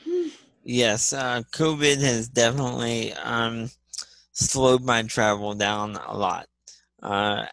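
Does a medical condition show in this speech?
Yes: spastic cerebral palsy; physical and occupational therapy in childhood, multi-handicap class, once on 24 medications.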